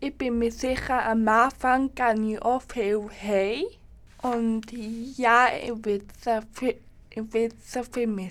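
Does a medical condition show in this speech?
Yes: cerebral palsy.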